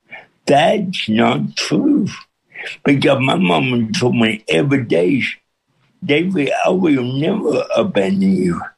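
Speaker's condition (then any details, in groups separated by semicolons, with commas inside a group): Cerebral palsy with speech impediment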